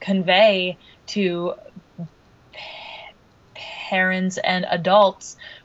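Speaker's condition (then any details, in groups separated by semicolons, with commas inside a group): Stuttering; onset second or third grade, formerly covert, therapy at 15, American Institute for Stuttering, New York; still stutters a good amount, ongoing sessions at American Institute for Stuttering, not practising tools recently; Stuttering modification, prolongations, easy onsets, pullouts, voluntary Stuttering, breathing format, slowing speech greatly reduces Stuttering; prolonged sounds, blocks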